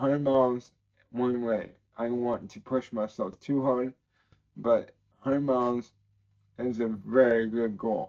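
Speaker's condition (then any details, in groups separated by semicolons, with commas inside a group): Cerebral palsy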